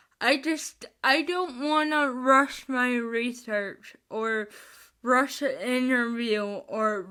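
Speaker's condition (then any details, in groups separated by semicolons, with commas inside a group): Spastic cerebral palsy, mixed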